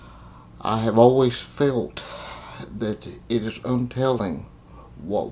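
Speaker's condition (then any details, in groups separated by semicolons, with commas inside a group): Cerebral palsy; congenital cerebral palsy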